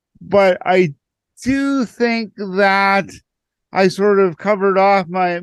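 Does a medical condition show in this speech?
Yes: cerebral palsy; born about 3 months premature, non-progressive, mainly manual wheelchair, also motorized wheelchair.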